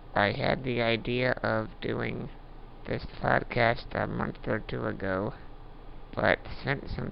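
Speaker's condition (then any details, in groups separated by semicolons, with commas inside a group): Duchenne muscular dystrophy; breathing effortful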